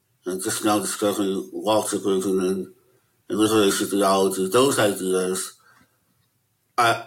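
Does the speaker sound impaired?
Yes: Möbius syndrome; no facial nerve control.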